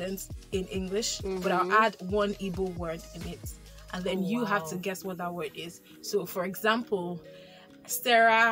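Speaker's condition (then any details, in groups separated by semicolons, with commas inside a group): No condition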